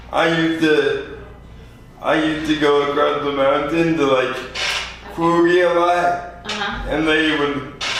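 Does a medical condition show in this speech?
Yes: spastic quadriplegia cerebral palsy; out of breath when starting to read.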